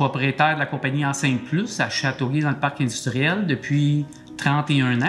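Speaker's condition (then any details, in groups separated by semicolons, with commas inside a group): No condition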